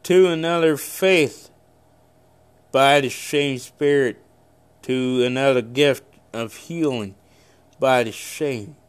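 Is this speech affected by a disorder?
Yes: cerebral palsy; congenital cerebral palsy.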